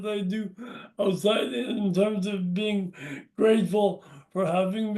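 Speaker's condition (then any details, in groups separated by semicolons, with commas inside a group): Brain injury; once one word per breath, improved, still impaired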